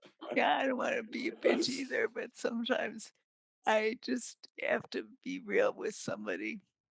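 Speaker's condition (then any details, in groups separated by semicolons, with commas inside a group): Multiple sclerosis; quadriplegic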